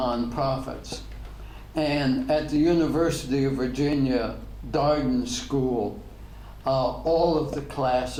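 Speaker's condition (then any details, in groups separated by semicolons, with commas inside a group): ALS; degenerative; diagnosed ten years ago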